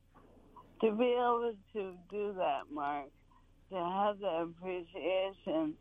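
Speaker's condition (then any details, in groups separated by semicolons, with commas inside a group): ALS; great difficulty speaking, speech garbled, still talking and swallowing food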